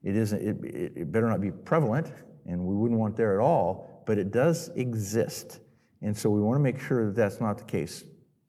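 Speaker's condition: No condition

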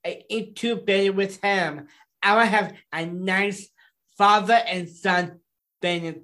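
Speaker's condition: Down syndrome

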